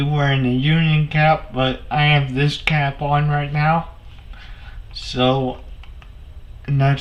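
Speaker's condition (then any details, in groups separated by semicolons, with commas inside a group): Cerebral palsy; only one hand usable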